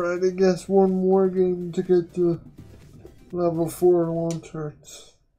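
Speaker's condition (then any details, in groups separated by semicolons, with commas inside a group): Quadriplegic cerebral palsy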